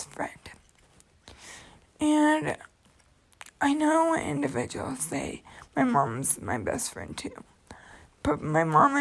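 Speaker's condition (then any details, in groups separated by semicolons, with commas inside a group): Cerebral palsy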